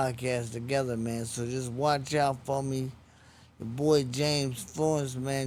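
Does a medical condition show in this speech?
Yes: traumatic brain injury.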